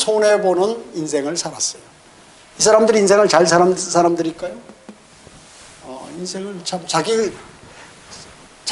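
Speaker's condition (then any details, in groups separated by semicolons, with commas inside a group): No condition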